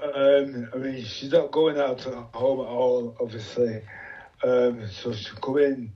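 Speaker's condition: Motor neuron disease; respiratory and long-term ventilation teams at Preston

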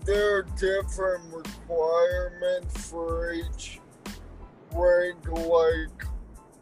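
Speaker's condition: Cerebral palsy; uses walker at school since about fourth grade

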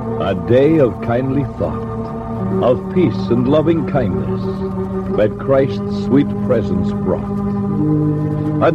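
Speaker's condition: No condition

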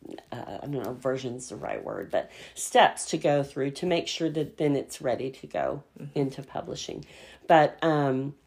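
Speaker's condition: Cleft palate; congenital

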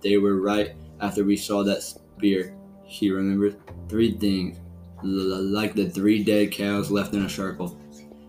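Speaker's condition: Stutter; self-reported to listeners; prolonged sounds

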